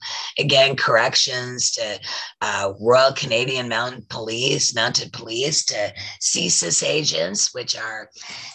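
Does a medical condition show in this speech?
Yes: voice loss after throat polyp; smoker-like voice from throat surgery not smoking, whole voice affected, still recovering.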